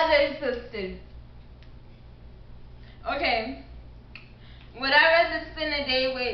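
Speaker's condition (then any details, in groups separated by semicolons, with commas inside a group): Cerebral palsy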